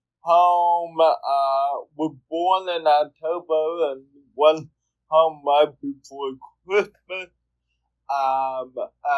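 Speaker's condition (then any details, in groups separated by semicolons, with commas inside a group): Cerebral palsy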